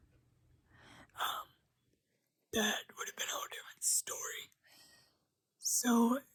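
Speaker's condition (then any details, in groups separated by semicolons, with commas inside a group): Cerebral palsy; voice permanently damaged, may be hard to understand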